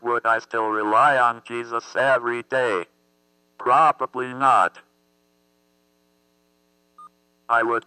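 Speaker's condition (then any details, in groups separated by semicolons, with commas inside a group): Athetoid cerebral palsy; constant muscle movement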